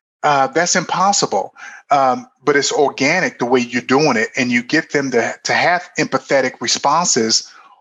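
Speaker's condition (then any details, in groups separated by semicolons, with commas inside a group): No condition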